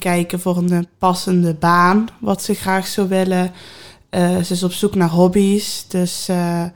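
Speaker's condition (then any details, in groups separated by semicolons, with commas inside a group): No condition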